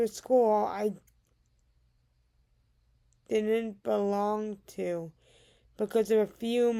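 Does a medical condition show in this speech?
Yes: cerebral palsy; diagnosed around age 2 or 3.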